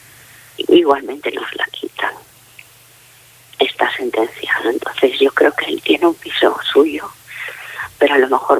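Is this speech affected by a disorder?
Yes: facial palsy; ongoing medical follow-up.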